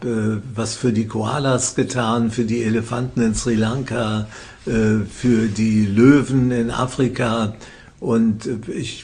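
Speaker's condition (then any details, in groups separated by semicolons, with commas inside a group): Parkinson's disease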